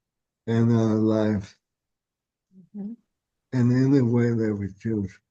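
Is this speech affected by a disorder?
Yes: ALS.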